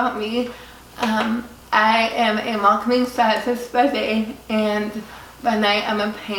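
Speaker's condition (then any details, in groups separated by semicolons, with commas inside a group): Cerebral palsy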